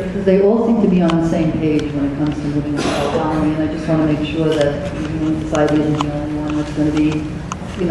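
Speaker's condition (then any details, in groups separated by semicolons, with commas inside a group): No condition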